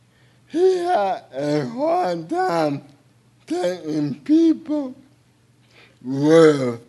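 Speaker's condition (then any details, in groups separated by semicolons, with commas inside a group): Cerebral palsy; a little difficult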